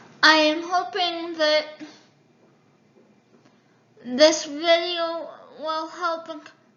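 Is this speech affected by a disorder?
Yes: cerebral palsy; affects all four limbs.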